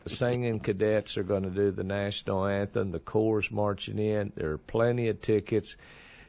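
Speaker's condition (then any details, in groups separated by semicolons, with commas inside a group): No condition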